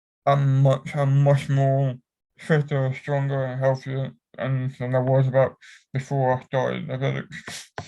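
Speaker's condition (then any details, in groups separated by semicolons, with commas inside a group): Cerebral palsy; affects whole body; cramps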